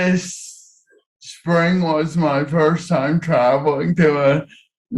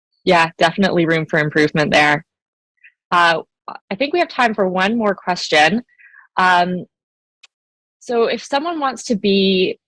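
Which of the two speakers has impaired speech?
The first: cerebral palsy; muscle stiffness, irregular movements, birth oxygen deprivation.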